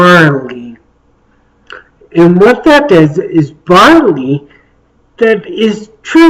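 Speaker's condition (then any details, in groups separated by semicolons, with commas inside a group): Traumatic brain injury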